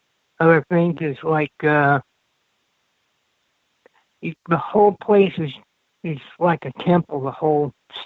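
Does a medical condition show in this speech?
Yes: cerebral palsy; hip trouble, tightness.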